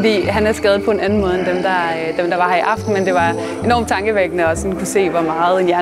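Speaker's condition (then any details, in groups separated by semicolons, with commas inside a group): No condition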